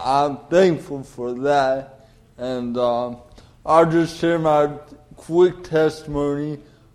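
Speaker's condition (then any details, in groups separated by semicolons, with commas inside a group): Cerebral palsy; delayed development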